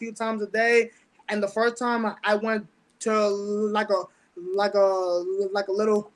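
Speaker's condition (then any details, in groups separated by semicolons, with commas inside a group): Stutter; mild stutter, speech impediment since about age 10; avoids long talking on stage, fears certain words coming out, fears mockery for unfinished sentences; repeated words, prolonged sounds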